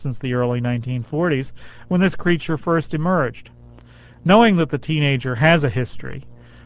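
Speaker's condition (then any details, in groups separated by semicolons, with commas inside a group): No condition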